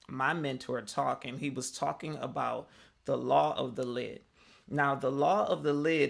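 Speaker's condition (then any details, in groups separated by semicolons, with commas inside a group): No condition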